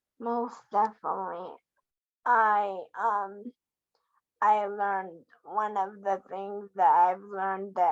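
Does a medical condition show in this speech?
Yes: cerebral palsy quadriplegia.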